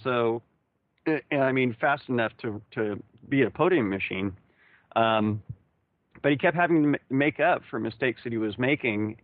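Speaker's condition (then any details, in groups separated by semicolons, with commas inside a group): No condition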